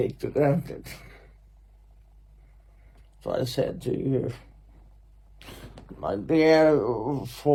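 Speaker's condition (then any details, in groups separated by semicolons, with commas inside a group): Muscular Parkinson; vascular parkinsonism, multiple surgeries; progressive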